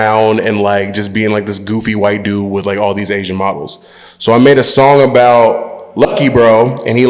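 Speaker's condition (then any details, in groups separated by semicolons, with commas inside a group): No condition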